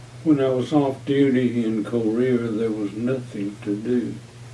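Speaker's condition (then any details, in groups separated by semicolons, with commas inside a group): Parkinson's disease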